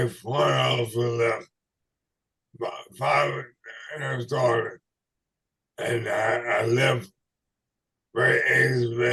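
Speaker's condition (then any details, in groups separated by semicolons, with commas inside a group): ALS/MND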